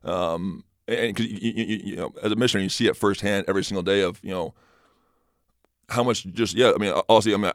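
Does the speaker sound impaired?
Yes: stutter; stutter first noticed in high school, not as a child, magnified speaking Spanish as a missionary; has seen speech therapists, helped a little, uses detailed preparation to reduce stuttering; stutters off the cuff, trips over words, can't get a word out, less when prepared and confident; here repeated sounds.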